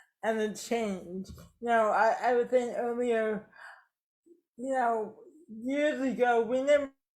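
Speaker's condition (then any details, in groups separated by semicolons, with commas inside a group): Cerebral palsy; affects speech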